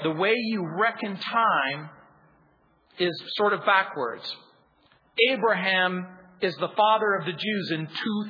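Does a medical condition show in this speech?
No.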